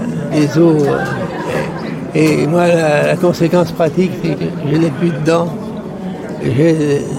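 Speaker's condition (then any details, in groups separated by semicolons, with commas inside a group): Parkinson's disease; age 73, attributed to occupational pesticide exposure at agricultural cooperative via skin and inhaled gases, recognized occupational disease; bone weakening with loss of all teeth, pronounced curvature problems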